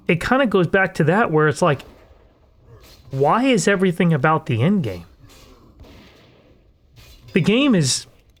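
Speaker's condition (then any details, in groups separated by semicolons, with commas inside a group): No condition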